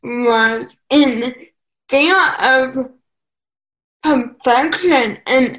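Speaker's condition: Cerebral palsy; needs help with grooming and household tasks, unable to drive, some mental developmental delay

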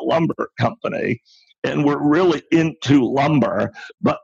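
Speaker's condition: Spasmodic dysphonia; no known cause

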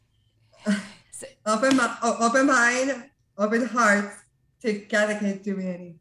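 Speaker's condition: Down syndrome

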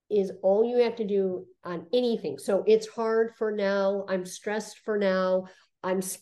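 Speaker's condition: Cleft lip and palate; surgeries from birth to age 5 including ears

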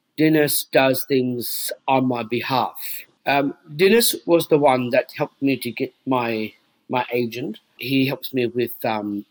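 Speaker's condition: Down syndrome

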